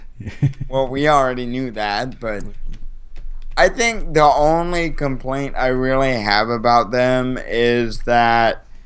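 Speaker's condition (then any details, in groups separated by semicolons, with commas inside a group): Cerebral palsy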